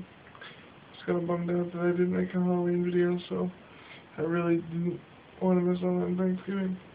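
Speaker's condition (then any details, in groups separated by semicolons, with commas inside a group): Cerebral palsy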